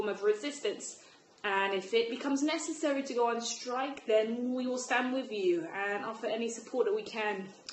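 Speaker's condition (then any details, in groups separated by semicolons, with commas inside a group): No condition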